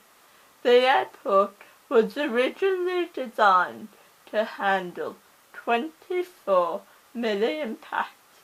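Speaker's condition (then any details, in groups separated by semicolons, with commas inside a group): Cerebral palsy; oxygen starvation at birth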